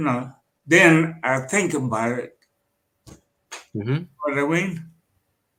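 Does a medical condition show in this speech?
Yes: cerebral palsy.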